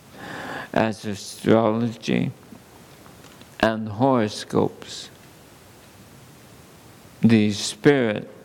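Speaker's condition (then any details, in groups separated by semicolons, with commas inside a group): ALS; seeing doctors for multiple organic issues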